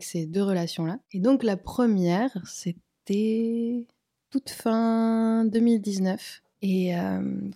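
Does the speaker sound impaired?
No.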